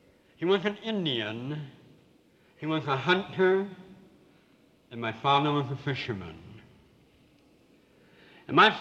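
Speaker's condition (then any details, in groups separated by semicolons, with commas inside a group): Severe cleft palate with lisp; congenital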